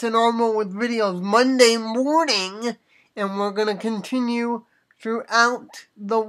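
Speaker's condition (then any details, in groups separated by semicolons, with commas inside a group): Cerebral palsy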